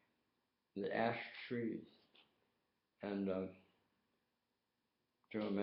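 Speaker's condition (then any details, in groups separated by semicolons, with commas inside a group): Tongue cancer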